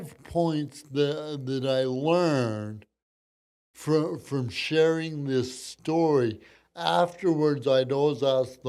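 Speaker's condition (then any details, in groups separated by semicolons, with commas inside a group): Cerebral palsy; from birth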